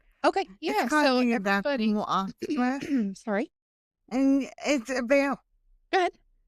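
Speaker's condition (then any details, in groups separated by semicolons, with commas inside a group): Hemiplegic cerebral palsy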